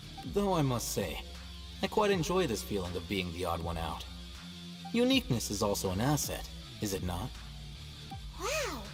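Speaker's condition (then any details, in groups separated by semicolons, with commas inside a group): No condition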